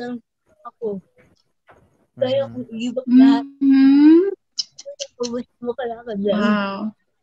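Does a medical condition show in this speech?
Yes: cerebral palsy.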